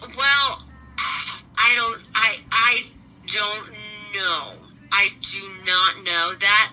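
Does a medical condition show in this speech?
Yes: aphasia and traumatic brain injury; stroke survivor.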